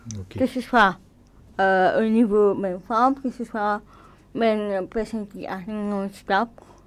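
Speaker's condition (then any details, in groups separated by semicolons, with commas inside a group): Cerebral palsy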